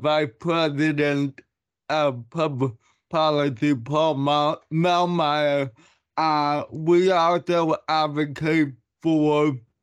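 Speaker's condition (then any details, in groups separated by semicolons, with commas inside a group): Cerebral palsy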